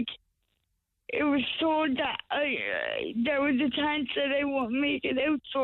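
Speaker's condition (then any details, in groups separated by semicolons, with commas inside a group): Cerebral palsy; severe breathing difficulty before surgery, sometimes hospitalized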